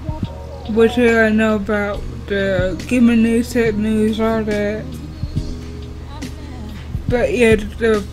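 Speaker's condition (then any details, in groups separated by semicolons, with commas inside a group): Cerebral palsy; wheelchair user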